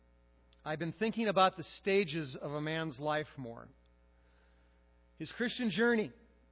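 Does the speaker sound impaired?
No.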